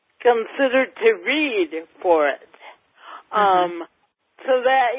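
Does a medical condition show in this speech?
Yes: cerebral palsy, mild; mildly affects speech.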